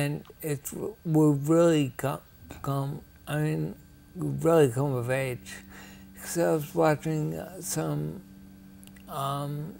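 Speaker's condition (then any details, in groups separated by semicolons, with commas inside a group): Ataxia; rare, progressive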